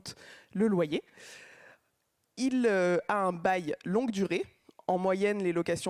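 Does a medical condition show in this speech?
No.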